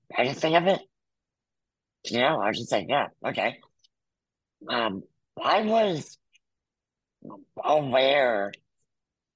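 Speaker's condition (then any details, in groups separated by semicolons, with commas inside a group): Muscular dystrophy; congenital, wheelchair user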